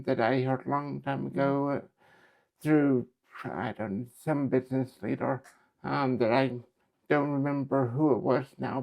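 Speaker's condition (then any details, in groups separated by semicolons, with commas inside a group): Cerebral palsy; affects right side, right hand and leg; since birth; speech affected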